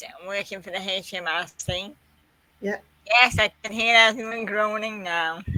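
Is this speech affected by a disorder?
Yes: quadriplegic cerebral palsy.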